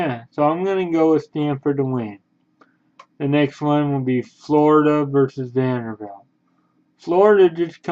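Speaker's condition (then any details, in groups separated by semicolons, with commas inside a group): Cerebral palsy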